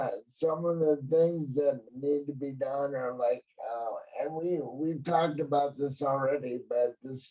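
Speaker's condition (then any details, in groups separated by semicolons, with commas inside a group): Cerebral palsy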